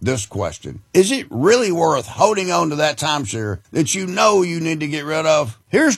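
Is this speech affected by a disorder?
No.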